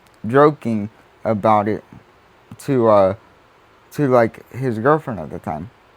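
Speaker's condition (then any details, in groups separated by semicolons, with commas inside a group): Cerebral palsy; spastic quadriplegic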